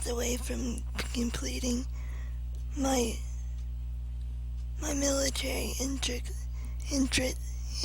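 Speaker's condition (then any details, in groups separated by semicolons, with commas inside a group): Cerebral palsy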